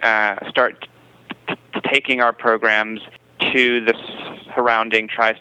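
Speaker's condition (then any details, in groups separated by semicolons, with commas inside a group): Stuttering; stuttering since age five; prolonged sounds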